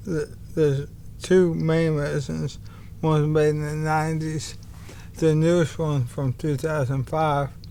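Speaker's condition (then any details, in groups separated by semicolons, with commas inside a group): ALS; bulbar-upper onset, tongue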